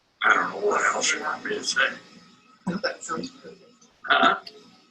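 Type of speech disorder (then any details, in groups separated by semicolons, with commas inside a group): Speech with a speaking valve; tracheostomy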